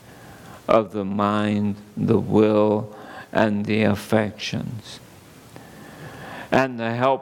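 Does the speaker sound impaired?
Yes: ALS; under neurologist care, seeing doctors for multiple organic issues.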